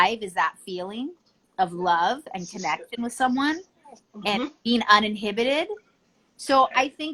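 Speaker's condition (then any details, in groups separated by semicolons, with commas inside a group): No condition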